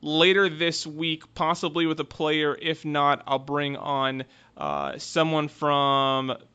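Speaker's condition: No condition

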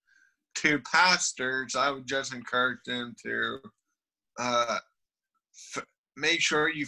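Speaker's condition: Cerebral palsy; multiple orthopedic leg surgeries by age seven

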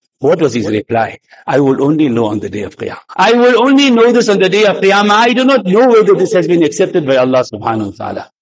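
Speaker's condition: No condition

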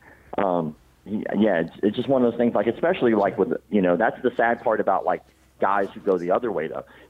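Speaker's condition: Cleft palate; congenital

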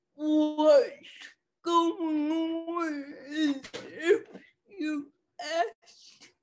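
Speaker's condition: Cerebral palsy; cerebral palsy since childhood

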